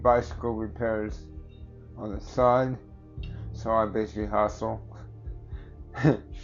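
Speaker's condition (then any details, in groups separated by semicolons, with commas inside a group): Cerebral palsy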